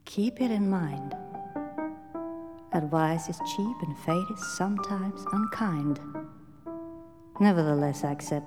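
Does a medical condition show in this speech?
No.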